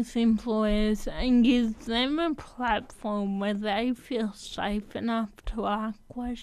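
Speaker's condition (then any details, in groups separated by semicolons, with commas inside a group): Athetoid cerebral palsy; athetoid form, from birth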